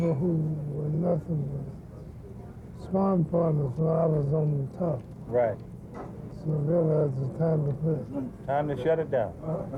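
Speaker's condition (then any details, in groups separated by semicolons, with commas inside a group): Parkinson's syndrome; sometimes slurred speech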